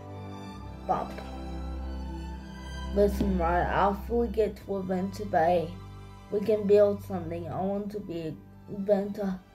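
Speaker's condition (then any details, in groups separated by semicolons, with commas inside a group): Cerebral palsy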